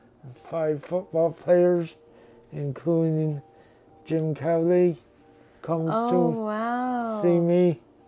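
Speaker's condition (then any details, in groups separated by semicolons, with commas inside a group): Traumatic brain injury; hit by car as child, resuscitated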